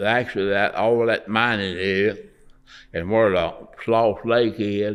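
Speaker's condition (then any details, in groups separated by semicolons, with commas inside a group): Parkinson's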